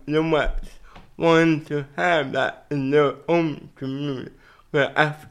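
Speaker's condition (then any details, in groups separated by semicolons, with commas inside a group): Cerebral palsy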